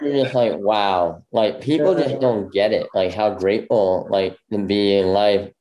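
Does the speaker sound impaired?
Yes: bilateral cleft lip; congenital bilateral.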